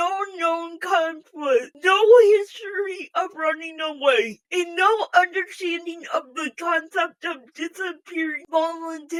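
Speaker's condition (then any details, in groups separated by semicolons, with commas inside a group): Physical speech impairment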